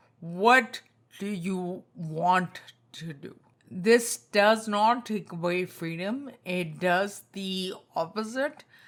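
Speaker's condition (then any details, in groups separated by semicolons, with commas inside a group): Spinocerebellar ataxia type 2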